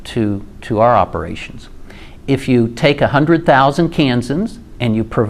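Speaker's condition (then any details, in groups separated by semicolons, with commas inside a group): No condition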